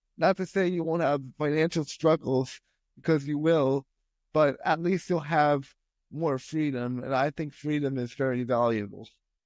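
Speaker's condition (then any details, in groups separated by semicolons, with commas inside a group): Spastic quadriplegic cerebral palsy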